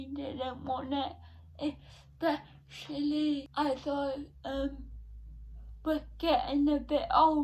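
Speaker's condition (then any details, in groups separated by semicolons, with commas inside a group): Cerebral palsy; not quadriplegic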